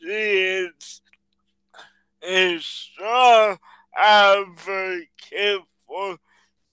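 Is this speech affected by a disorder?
Yes: cerebral palsy.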